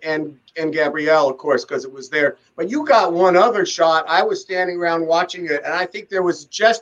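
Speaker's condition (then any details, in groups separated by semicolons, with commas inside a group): No condition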